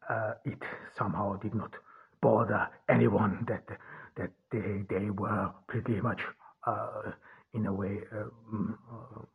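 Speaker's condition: Stuttering; cause unknown, only one in family who stutters, german mother tongue, born in austria; possibly part of why hard to be listened to at university; repeated sounds, repeated words

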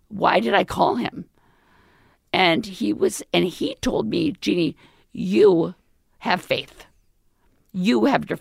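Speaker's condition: Vocal cord paralysis, left vocal cord; tracheostomy

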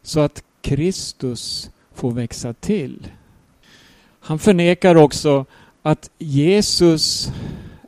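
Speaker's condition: No condition

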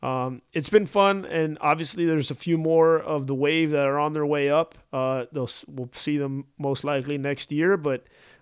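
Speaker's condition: No condition

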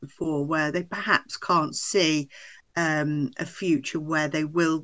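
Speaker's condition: No condition

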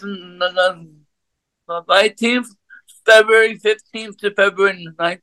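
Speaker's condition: Stutter; lifelong stutter, diagnosis global developmental delay, not Down syndrome, often wrongly called faked; stutter present in conversation, denies faking it; sometimes deliberately enhanced on stage for jokes and comic timing, good vocabulary; repeated sounds, prolonged sounds, blocks

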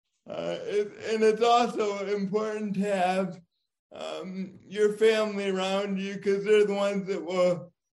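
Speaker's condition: Cerebral palsy; diagnosed as firstborn child

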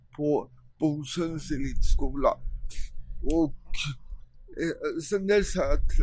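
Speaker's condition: Cerebral palsy; caused by not breathing for first 45 minutes of life

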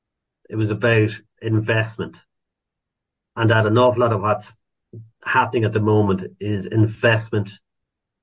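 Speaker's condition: No condition

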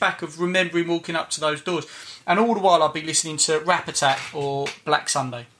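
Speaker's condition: No condition

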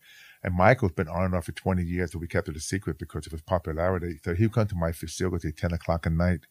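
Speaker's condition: Hearing loss; severe speech impediment as a child

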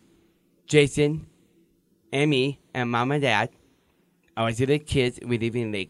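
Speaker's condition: Down syndrome

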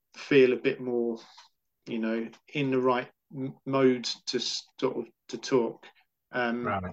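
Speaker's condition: Stammer; lifelong stammer, three types of speech therapy; deep breaths before speaking, slows speech rate, friend called it corrected impediment; blocks on words beginning with b, longer words harder, prefers short words, phone difficult, sometimes fluent; repeated sounds

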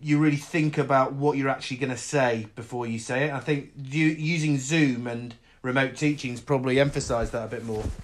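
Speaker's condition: No condition

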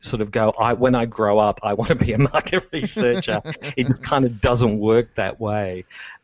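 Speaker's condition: No condition

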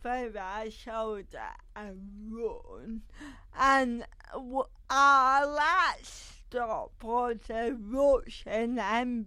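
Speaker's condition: Cerebral palsy

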